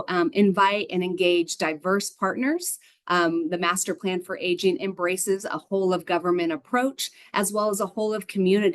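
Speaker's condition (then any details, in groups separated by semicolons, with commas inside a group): No condition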